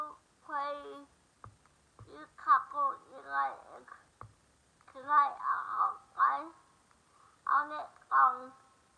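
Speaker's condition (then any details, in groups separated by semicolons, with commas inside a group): Cerebral palsy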